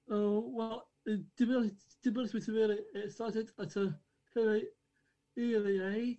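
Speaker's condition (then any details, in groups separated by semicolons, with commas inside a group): Down syndrome; from birth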